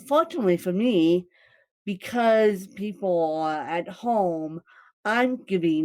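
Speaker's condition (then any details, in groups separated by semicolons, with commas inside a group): Cerebral palsy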